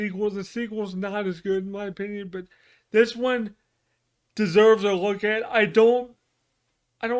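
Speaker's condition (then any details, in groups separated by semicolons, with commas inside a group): Cerebral palsy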